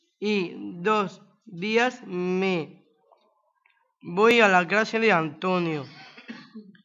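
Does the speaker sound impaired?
Yes: Down syndrome; attended Assido Centre since early childhood; age 20.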